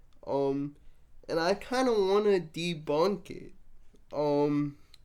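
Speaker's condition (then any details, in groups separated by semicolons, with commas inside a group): Cerebral palsy, mixed, mild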